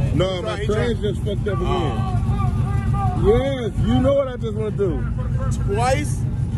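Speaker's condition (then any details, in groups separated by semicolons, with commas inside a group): No condition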